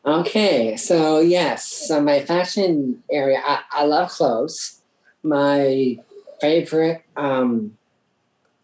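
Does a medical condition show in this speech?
Yes: Down syndrome; from birth.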